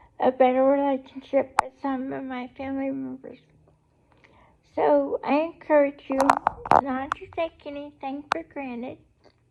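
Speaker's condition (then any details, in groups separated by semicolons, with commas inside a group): Cerebral palsy; able to talk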